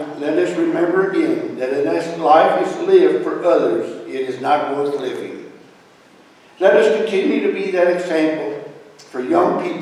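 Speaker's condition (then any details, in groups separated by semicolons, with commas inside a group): No condition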